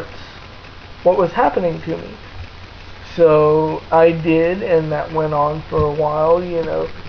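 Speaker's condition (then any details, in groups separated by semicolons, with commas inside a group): Cerebral palsy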